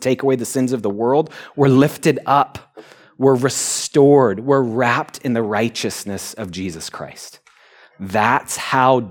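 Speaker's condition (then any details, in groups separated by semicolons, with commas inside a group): No condition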